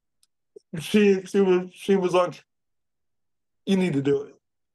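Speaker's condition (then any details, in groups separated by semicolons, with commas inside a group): Cerebral palsy; speech somewhat affected by cerebral palsy, able to speak, jokes of having voice for print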